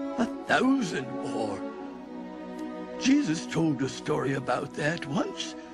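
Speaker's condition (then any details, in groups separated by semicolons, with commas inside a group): No condition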